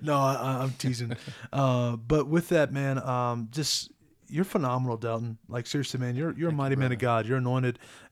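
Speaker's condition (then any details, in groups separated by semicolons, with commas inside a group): No condition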